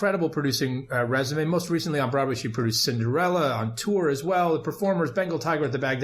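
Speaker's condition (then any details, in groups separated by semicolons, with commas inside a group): No condition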